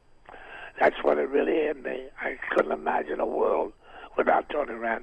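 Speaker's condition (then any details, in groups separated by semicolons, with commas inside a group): Throat cancer, vocal cord removed, partial laryngectomy, right vocal cord removed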